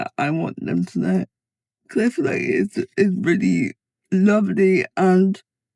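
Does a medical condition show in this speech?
Yes: cerebral palsy.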